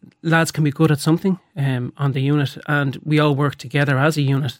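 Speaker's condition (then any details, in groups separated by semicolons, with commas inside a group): No condition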